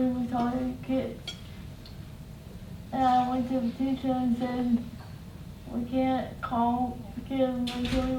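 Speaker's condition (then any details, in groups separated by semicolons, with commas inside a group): Cerebral palsy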